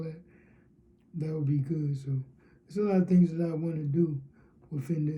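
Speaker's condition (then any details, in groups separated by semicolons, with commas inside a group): Cerebral palsy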